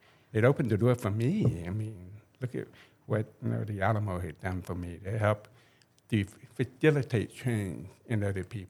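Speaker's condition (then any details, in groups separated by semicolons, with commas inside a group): Hearing impairment; cochlear implant on left side received on 50th birthday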